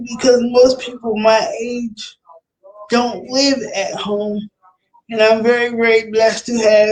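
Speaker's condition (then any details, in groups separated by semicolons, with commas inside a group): Cerebral palsy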